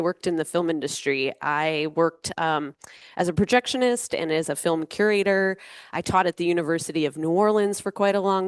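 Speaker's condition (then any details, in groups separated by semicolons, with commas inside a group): No condition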